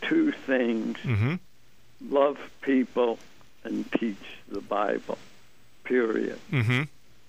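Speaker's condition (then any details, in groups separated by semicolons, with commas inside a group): ALS; muscle twitches and hand weakness at onset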